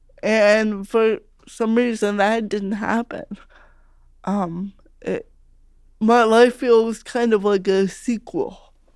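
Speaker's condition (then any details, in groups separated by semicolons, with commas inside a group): Cerebral palsy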